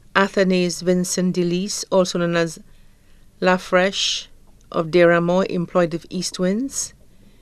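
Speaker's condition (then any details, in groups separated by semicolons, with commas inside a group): No condition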